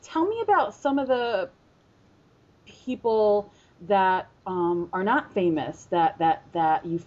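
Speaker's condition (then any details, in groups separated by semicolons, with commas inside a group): Stuttering; blocks; repeated words, blocks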